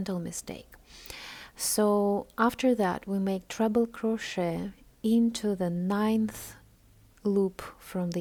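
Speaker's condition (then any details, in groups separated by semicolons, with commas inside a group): No condition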